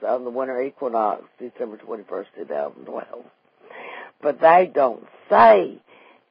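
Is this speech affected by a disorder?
Yes: vocal cord paralysis after stroke, unilateral vocal fold paralysis; familial stroke at age 35, one vocal cord paralyzed, wheelchair user, left hand slightly impaired; more than 6 years after stroke, types with one hand; can no longer sing since vocal cord paralysis.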